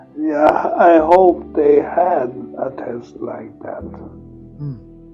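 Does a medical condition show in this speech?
Yes: multiple sclerosis; progressive form.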